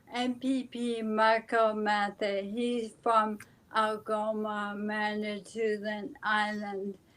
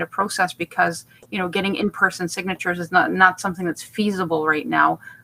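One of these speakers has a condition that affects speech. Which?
The first: ALS; speech affected but still understandable.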